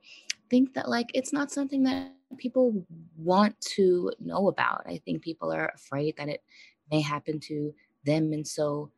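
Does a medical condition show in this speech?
Yes: stuttering; severe in high school around age 17, fear of talking and communicating; expects stuttering during conversation; here prolonged sounds.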